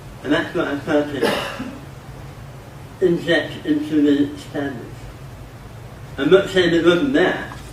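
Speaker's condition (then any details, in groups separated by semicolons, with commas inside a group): Dysarthria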